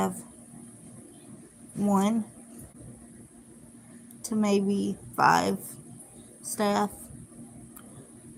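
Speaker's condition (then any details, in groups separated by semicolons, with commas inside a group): Cerebral palsy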